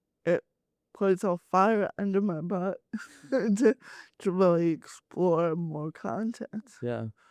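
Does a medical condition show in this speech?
Yes: cerebral palsy.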